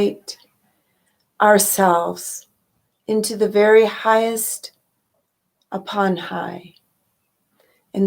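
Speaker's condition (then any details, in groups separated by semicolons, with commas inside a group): No condition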